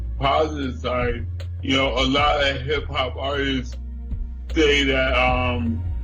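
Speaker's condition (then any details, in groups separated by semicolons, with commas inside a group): Cerebral palsy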